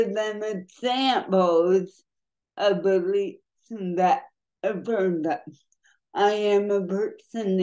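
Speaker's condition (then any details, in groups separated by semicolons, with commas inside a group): Cerebral palsy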